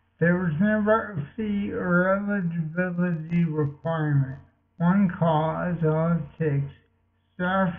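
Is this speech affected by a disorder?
Yes: multiple sclerosis.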